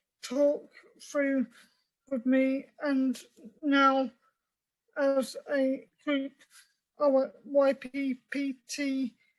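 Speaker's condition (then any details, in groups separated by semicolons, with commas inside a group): Cerebral palsy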